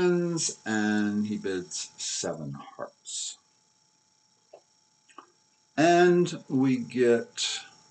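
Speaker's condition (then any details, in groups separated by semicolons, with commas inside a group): No condition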